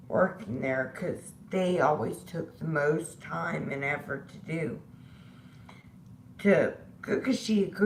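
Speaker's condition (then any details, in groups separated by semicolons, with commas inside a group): Disability causing slurred speech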